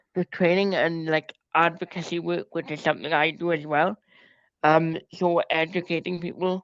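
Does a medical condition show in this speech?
Yes: cerebral palsy.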